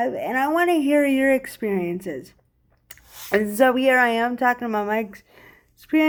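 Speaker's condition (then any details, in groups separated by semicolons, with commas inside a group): Cerebral palsy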